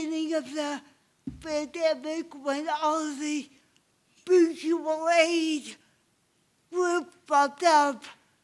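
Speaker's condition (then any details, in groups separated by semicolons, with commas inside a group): Cerebral palsy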